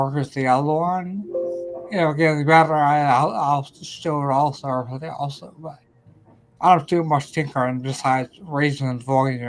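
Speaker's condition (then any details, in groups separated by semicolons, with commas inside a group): Ataxia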